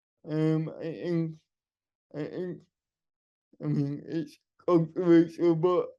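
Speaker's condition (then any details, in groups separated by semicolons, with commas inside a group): Cerebral palsy; wheelchair user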